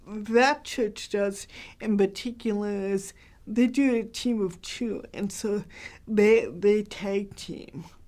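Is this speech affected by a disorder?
Yes: cerebral palsy, mild; hard to understand.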